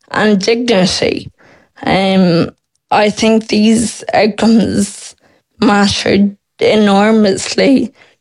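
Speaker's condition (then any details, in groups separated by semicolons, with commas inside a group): Friedreich's ataxia; age 28, fully wheelchair reliant, mild cardiomyopathy, fatigue, nightly burning foot nerve pain, Skyclarys not reimbursed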